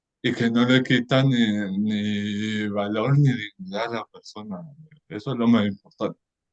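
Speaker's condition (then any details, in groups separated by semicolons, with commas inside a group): Cerebral palsy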